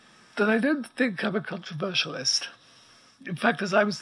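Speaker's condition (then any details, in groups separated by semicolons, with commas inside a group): ALS; voice very weak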